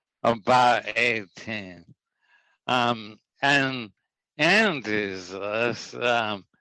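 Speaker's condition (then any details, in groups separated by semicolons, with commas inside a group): ALS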